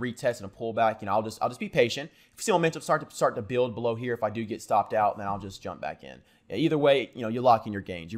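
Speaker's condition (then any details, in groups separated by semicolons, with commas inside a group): No condition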